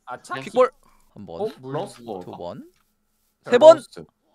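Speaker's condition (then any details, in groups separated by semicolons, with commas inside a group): No condition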